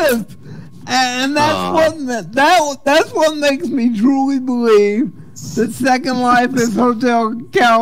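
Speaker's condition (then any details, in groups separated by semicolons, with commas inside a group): Cerebral palsy; speech sounds drunk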